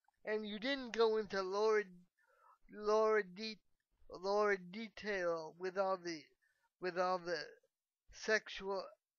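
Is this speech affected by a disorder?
Yes: cerebral palsy.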